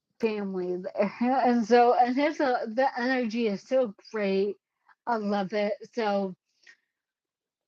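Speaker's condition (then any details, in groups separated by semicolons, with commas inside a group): Cerebellar ataxia; caused by brain bleed, unsteady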